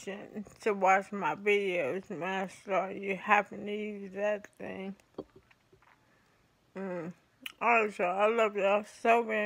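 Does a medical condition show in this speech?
Yes: ALS; affects hands.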